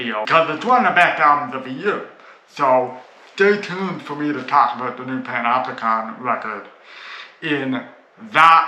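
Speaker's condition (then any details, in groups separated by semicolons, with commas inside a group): Cerebral palsy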